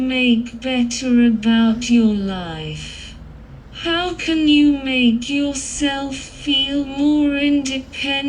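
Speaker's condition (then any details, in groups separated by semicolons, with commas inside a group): Cerebral palsy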